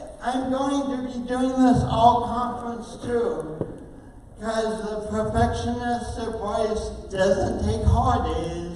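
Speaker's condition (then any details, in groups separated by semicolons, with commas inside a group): Oxygen-related condition, speech impairment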